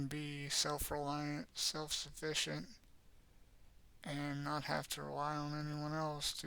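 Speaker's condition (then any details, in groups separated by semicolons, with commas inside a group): Cerebral palsy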